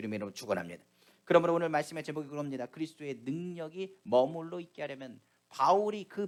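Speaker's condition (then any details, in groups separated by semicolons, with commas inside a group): No condition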